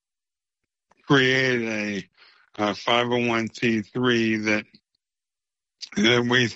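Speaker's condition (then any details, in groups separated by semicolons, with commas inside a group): ALS; slower progression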